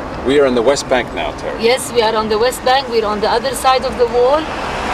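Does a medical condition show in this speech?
No.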